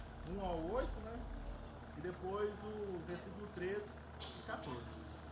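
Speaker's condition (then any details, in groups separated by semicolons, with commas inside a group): No condition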